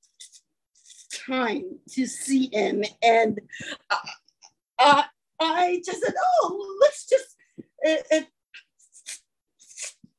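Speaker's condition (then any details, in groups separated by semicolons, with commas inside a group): Stuttering; attended a speech course; repeated sounds, prolonged sounds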